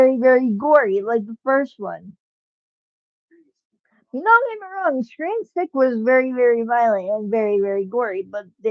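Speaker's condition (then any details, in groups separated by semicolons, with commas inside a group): Cerebral palsy, spastic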